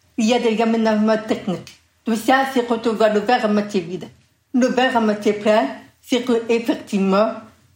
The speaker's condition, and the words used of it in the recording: Deafness. Ça a demandé un travail considérable Effectivement, j'ai mis 20 ans peux parler comme je parle